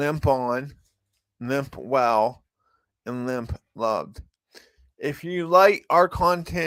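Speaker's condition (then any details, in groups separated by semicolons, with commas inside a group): Cerebral palsy; from birth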